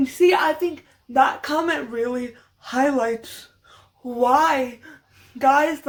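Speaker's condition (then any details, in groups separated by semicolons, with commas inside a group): Cerebral palsy, severe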